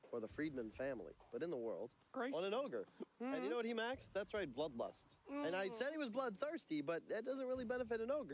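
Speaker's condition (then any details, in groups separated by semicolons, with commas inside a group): No condition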